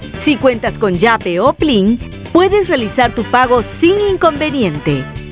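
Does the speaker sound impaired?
No.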